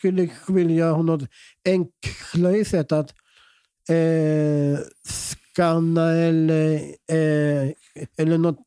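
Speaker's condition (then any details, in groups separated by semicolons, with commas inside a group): Down syndrome; present from birth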